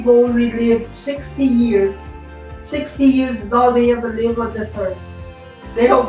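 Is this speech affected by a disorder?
Yes: spastic cerebral palsy; spastic quadriplegic type, affects hands.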